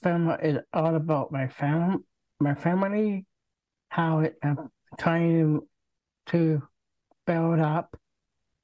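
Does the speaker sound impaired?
Yes: Down syndrome.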